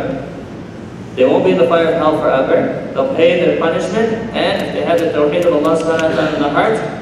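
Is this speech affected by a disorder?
No.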